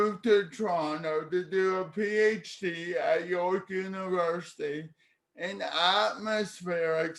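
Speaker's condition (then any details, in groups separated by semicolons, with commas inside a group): Cerebral palsy; speech therapy in childhood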